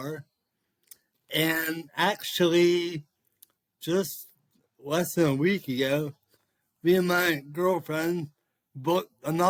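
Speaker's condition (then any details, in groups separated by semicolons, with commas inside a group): Cerebral palsy; speech affected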